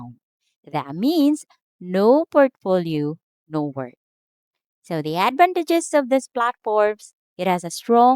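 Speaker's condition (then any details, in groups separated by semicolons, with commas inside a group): No condition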